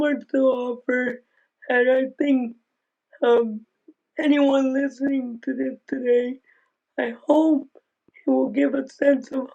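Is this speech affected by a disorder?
Yes: aicardi-goutieres syndrome.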